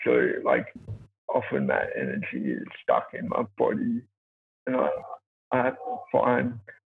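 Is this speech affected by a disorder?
Yes: cerebral palsy; born two months premature.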